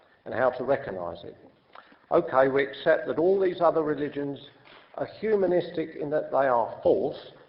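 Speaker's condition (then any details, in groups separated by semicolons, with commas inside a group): No condition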